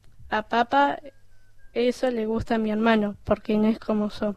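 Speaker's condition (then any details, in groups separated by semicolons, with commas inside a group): Down syndrome; congenital, since birth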